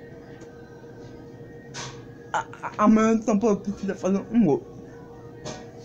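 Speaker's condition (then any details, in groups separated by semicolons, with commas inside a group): Cerebral palsy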